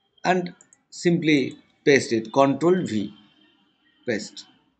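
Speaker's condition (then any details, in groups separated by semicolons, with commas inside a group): No condition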